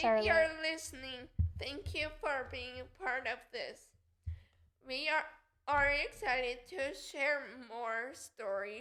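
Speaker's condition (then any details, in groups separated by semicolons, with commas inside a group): Cerebral palsy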